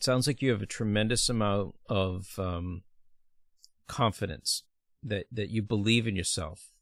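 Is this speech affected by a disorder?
No.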